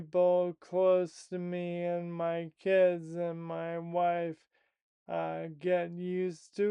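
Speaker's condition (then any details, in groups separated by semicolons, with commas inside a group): Primary lateral sclerosis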